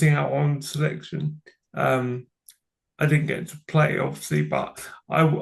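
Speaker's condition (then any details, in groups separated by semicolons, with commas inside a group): Cerebral palsy; from birth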